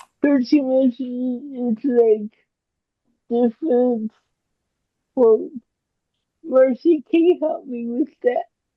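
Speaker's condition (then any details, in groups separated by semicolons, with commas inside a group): Cerebral palsy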